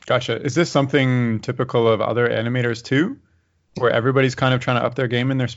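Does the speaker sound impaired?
No.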